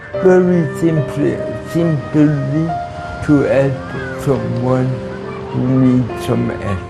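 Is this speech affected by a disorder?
Yes: cerebral palsy; from birth, cause umbilical cord wrapped around body at birth, care facility age three for 17 years, first walked at age nine.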